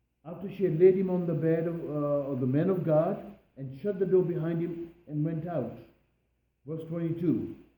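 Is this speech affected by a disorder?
No.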